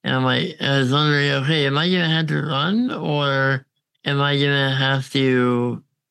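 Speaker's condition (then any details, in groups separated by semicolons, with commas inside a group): Congenital muscular dystrophy; on a ventilator, goes downtown on own, more independent than ever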